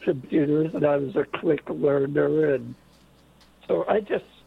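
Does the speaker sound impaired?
Yes: late-onset Pompe disease; misdiagnosed as muscular dystrophy at 23 for 26 years.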